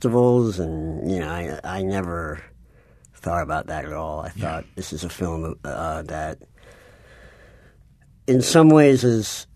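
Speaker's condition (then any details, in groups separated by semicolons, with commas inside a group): Cleft palate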